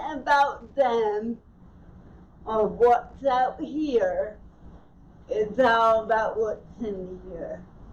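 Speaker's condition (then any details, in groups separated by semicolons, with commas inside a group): Cerebral palsy; noticeably affected speech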